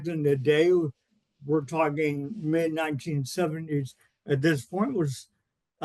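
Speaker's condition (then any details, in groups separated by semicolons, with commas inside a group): Cerebral palsy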